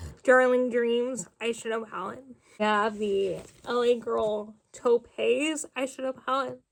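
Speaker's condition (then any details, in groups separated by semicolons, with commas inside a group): Cerebral palsy, spastic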